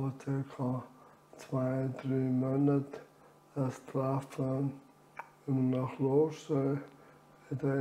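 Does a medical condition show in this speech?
Yes: amyotrophic lateral sclerosis.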